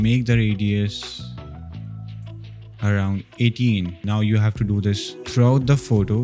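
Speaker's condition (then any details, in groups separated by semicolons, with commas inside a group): No condition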